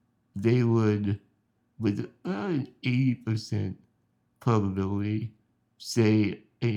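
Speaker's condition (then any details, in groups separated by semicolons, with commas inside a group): Spinal muscular atrophy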